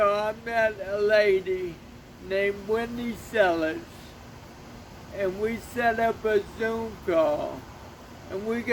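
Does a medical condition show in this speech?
Yes: cerebral palsy.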